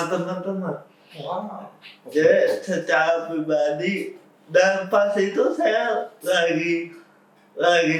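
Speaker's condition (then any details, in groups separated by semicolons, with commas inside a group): Cerebral palsy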